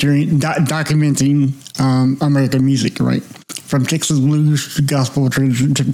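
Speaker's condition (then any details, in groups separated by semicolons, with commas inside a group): Cerebral palsy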